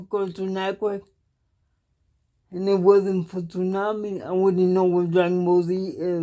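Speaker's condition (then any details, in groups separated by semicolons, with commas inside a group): Cerebral palsy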